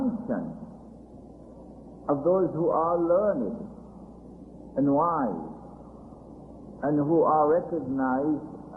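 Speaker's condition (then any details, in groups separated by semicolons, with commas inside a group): No condition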